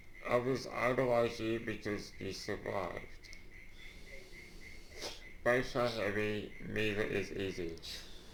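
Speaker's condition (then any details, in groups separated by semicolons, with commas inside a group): Duchenne muscular dystrophy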